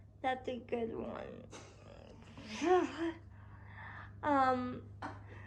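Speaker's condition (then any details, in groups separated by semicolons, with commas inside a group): Cerebral palsy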